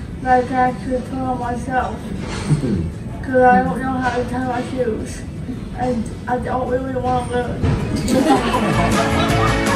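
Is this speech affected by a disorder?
Yes: cerebral palsy; intellectual and physical disabilities.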